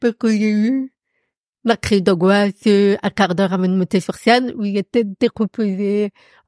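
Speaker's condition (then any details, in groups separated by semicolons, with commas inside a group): Profound deafness; audible accent from deafness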